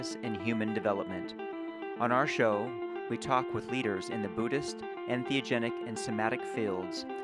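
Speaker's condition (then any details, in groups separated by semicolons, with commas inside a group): No condition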